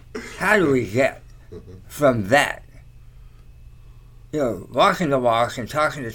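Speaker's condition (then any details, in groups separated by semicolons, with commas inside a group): Tongue cancer surgery; three or four tongue surgeries, chemotherapy, radiation, long convalescence; slight slur, talks okay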